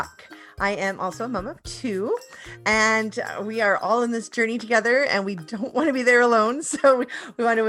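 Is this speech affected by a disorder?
No.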